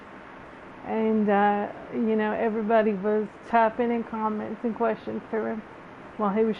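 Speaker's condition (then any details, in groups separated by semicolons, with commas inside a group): Cerebral palsy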